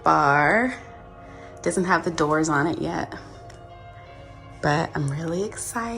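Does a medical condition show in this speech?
No.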